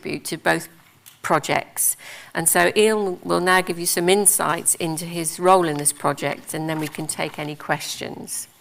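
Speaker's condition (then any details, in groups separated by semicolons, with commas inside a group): No condition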